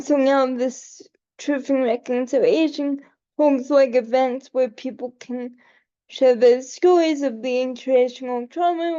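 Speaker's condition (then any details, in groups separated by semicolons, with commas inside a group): Cerebral palsy; quadriplegic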